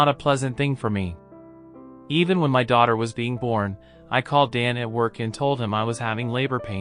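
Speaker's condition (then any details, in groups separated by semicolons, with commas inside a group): No condition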